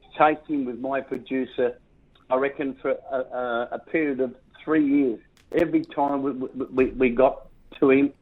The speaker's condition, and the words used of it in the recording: Stuttering. The other side of the microphone, you've got me, who's a, who's a, an emotional, mumbling, stuttering idiot.